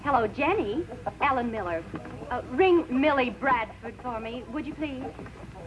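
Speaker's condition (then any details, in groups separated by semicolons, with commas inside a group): No condition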